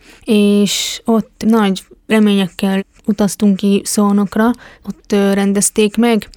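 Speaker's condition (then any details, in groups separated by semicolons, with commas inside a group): Hearing impairment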